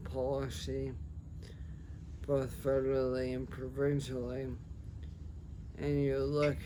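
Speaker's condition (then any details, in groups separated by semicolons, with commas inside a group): ALS, sporadic; speech affected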